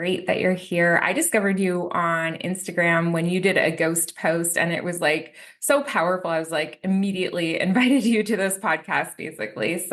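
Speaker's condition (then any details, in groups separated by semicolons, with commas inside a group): No condition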